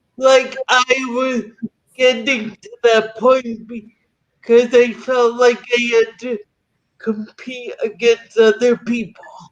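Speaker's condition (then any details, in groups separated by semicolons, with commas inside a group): Cerebral palsy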